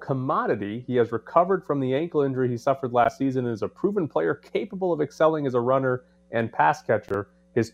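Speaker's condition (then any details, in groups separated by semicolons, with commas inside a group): No condition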